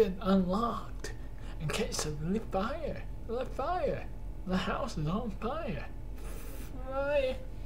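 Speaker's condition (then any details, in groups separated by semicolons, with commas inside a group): Cerebral palsy; cannot stand beyond 10 minutes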